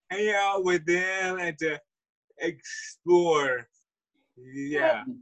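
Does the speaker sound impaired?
Yes: cerebral palsy; speech impediment.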